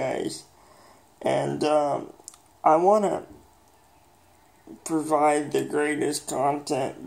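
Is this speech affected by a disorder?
Yes: cerebral palsy, mild.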